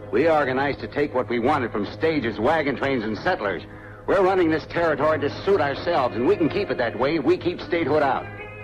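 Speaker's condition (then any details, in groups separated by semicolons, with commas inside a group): No condition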